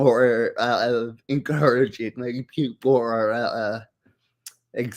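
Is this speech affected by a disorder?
Yes: muscular dystrophy.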